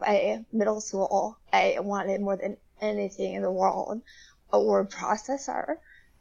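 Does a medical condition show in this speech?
Yes: spasmodic dysphonia; part of dystonia throughout body, onset as teenager in drama club.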